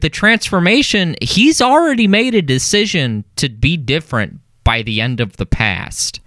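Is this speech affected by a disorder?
No.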